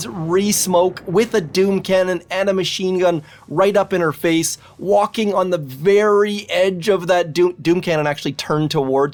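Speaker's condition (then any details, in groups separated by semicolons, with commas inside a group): No condition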